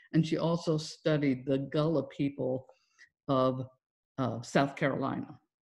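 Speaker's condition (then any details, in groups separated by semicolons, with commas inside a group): No condition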